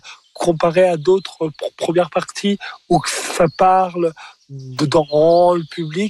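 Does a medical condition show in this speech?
Yes: stuttering; described as a speech disorder rather than a handicap; voice left deliberately unedited in recording; stumbles over words while speaking; here repeated sounds.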